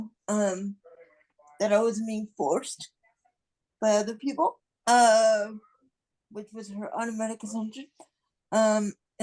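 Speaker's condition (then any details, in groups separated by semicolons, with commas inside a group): Cerebral palsy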